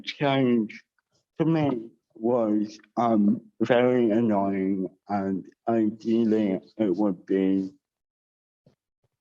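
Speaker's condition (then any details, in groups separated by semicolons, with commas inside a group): Cerebral palsy with dysarthria; dysarthria affecting voice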